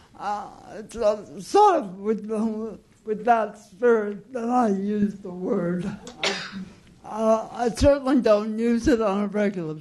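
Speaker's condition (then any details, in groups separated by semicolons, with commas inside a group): Cerebral palsy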